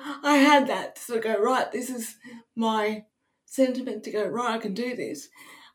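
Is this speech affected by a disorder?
Yes: cerebral palsy; sometimes taken for drunk on first sight on cam, speech affected on bad days.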